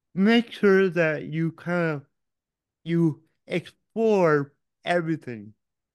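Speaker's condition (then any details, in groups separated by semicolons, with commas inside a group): Cerebral palsy; revived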